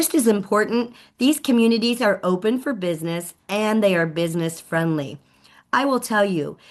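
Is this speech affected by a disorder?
No.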